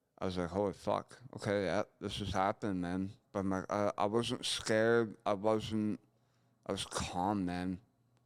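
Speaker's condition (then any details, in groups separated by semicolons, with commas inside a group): Gunshot injury to chin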